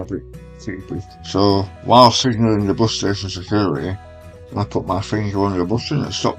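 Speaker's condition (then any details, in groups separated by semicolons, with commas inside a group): Stage 4 tongue cancer, hemiglossectomy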